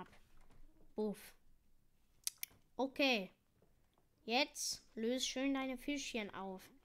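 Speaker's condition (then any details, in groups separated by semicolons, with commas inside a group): No condition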